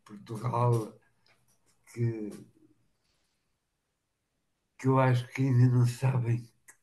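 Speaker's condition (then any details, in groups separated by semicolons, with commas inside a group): Machado-Joseph disease (sca3)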